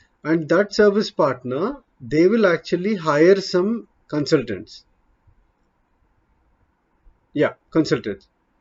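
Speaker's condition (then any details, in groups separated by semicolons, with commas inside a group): No condition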